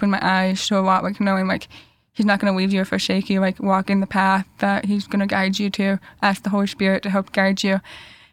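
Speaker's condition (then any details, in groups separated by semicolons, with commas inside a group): Deafness; cochlear implants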